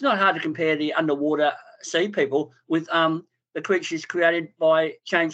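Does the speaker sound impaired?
Yes: cleft palate and lip; congenital, 14 years in and out of Royal Children's Hospital, plastic surgery, dental work; speech therapy in childhood at Royal Children's Hospital.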